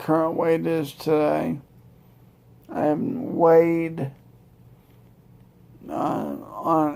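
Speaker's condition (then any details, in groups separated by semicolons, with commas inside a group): Multiple sclerosis; likely primary progressive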